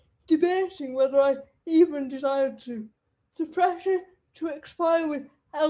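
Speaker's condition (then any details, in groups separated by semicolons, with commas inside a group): Cerebral palsy; wheelchair user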